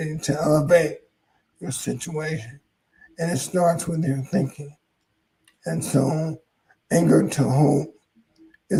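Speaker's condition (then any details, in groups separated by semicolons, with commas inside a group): ALS; hoarse voice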